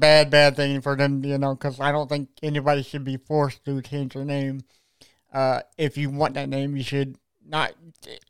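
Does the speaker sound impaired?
Yes: cerebral palsy; present from birth.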